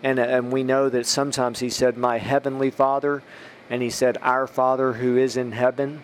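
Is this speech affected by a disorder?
No.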